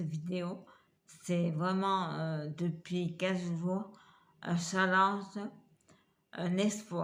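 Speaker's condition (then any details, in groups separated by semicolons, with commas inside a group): Multiple sclerosis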